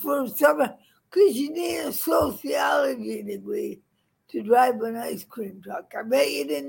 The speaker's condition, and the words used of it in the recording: Cerebral palsy. I mean, I had my step-grandson, when he was three, we were walking out to Chili's, and he looked at me and he said, "Why do you talk all drooly and walk all wobbly?"